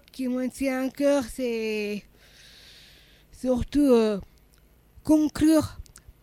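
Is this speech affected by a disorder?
Yes: Down syndrome; congenital, heart malformation, heart surgery at age one after staphylococcus aureus, later reoperated; aged 39; swallowing problems, slowness, childhood speech therapy to tone tongue.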